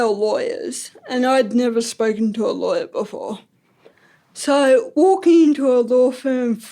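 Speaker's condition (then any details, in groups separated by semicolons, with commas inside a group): Ataxic cerebral palsy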